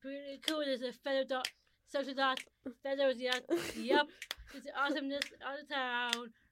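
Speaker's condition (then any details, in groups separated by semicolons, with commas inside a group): Down syndrome; described as a learning disability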